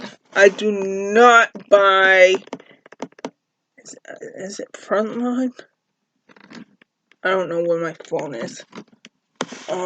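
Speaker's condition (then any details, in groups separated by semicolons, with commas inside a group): Cerebral palsy; uses a cane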